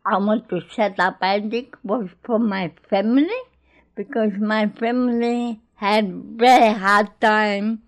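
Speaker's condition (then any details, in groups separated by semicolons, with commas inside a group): Cerebral palsy; had speech problems in childhood, began talking after attending Gruella school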